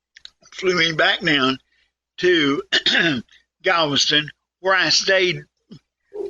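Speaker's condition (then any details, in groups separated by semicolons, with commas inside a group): Cerebral palsy; can still talk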